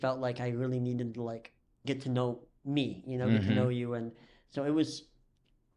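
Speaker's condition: Cleft lip and palate; nut bar (likely Nuss bar) currently placed in chest, latest surgery

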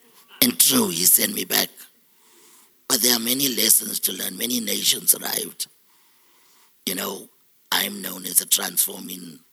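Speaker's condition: Total laryngectomy; total laryngectomy for very rare deep laryngeal cancer

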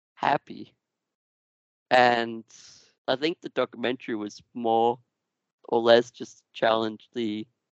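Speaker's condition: Duchenne muscular dystrophy; genetic, progressive

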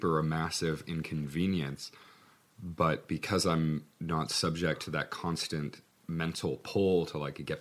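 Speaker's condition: No condition

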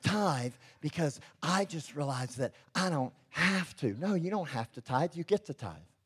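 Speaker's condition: Cleft lip and palate; congenital

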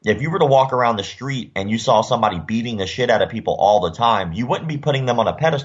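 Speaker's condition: Cleft lip and palate; surgically repaired

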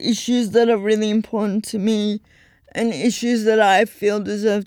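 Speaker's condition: Cerebral palsy; neuromuscular, full-time wheelchair user, no walking, 7-year-old powered chair, types slowly with two pointer fingers

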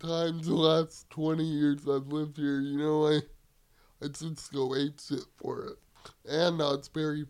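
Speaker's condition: Cerebral palsy; wheelchair user

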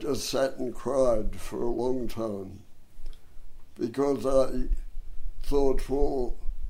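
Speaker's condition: Dystonia and cerebral palsy; bronchial asthma

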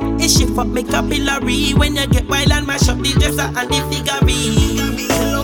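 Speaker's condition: No condition

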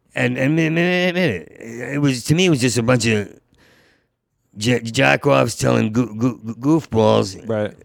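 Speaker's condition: Stuttering; long-standing stutter since college years, always stuttered in job interviews; still stutters in conversation; part-word and whole-word repetitions, fluent when telling stories, doing characters or imitating people; repeated sounds, repeated words, prolonged sounds

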